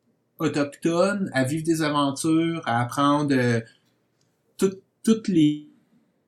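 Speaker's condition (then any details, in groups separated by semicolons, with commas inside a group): Stuttering; stuttering since birth, described as genetic, present while growing up; working on stuttering through acceptance and normalization, member of Association Bégaiement Communication (ABC); stutters less as acceptance and understanding grow, better control of stuttering; prolonged sounds, blocks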